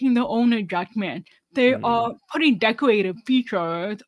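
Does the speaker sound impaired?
Yes: deafness, severe; about 99% hearing loss, lifelong hearing aids, no cochlear implant, relies on lip reading, no signing.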